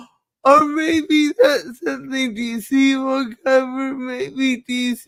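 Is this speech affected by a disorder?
Yes: cerebral palsy.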